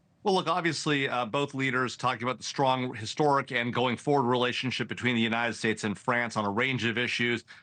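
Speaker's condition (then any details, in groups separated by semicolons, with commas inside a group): No condition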